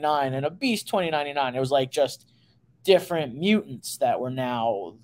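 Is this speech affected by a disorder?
No.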